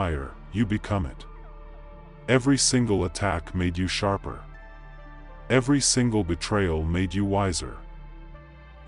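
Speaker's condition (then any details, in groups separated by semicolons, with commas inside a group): No condition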